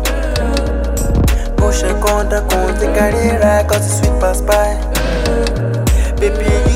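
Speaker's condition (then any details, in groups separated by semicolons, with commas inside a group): No condition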